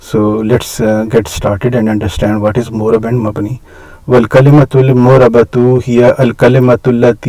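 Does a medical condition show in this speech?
No.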